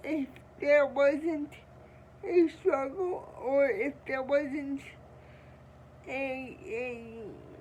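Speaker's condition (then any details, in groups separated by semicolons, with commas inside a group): Cerebral palsy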